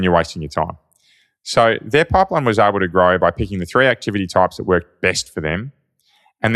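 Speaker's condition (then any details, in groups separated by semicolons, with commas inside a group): No condition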